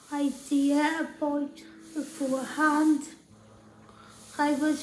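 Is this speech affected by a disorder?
Yes: tracheostomy and ventilator dependent; can move only head.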